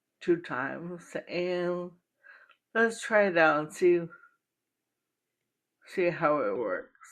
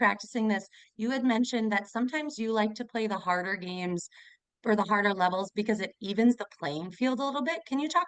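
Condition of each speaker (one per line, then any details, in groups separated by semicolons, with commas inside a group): Bulbar onset ALS; learning AAC device, uses eye tracker, speech-generating device
No condition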